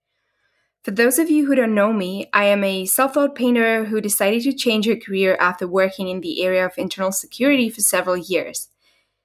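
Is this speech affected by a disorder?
No.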